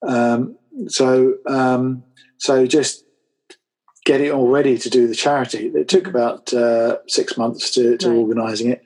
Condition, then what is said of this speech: Aphasia. Um, uh, and actually, uh, it's uh, and it's in uh, what I have aphasia and apraxia as well.